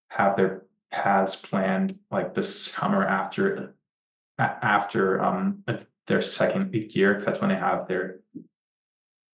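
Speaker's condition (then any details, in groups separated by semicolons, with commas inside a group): Stutter; onset in early childhood, worsened markedly at puberty, family history: uncle, cousin, grandfather, two younger brothers; mostly blocks, more severe than brother's, no stuttering when talking only to himself or reflexively; repeated words, prolonged sounds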